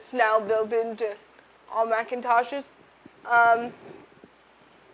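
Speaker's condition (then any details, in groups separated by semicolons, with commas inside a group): Cerebral palsy; spastic quadriplegic cerebral palsy, tight muscles, clumsy movements in all four limbs, very limited hand control; types slowly with one finger, Dragon Dictate voice dictation, Kurzweil and VoiceOver screen readers for reading trouble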